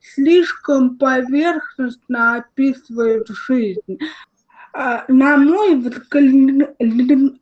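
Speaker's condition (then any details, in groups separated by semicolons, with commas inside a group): Cerebral palsy, spastic diplegia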